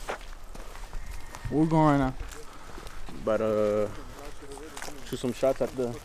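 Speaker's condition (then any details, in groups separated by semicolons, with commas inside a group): No condition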